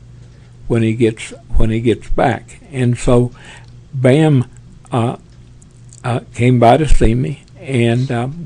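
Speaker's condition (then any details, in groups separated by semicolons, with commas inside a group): Parkinson's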